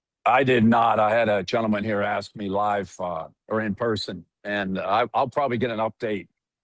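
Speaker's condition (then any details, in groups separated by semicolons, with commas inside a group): No condition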